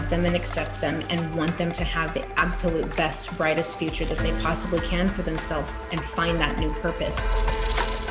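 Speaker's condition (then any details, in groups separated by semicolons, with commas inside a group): No condition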